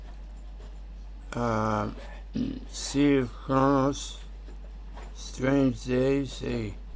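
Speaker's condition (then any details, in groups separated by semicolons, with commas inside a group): Tongue cancer; tongue tumor, radiation and chemotherapy; tumor cleared, on immunotherapy, radiation after-effects, congestion; tongue swollen from radiation, voice too weak to read aloud, congestion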